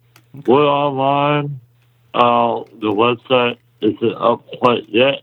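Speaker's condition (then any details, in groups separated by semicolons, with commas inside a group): Muscular dystrophy; congenital, extremely rare type, exact type unknown, myotubular myopathy ruled out about 4 years ago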